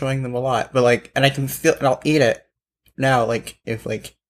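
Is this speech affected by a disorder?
Yes: bilateral cleft lip and palate; complete bilateral cleft lip and palate from birth, mouth open into nose, cleft upper jawbone, many surgeries; two failed hip-to-jaw bone grafts, first at six, last surgery about four years ago, more planned.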